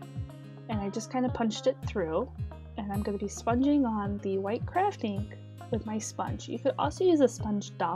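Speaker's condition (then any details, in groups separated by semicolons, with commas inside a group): No condition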